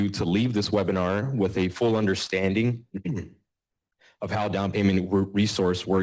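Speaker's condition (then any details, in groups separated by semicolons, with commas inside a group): No condition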